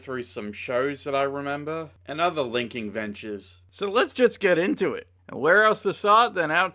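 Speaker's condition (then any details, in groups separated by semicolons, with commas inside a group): No condition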